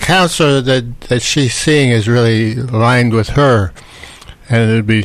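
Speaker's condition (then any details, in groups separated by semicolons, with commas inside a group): Parkinson's disease and stroke; slight stroke on top of Parkinson's, not hospitalized, left leg affected, 30 pounds lost; about two years since Parkinson's onset, stroke some months ago, physical therapy; could not talk after stroke, ate little, eating a chore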